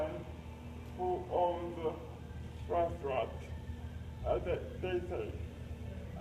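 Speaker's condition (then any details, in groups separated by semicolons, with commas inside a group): Cerebral palsy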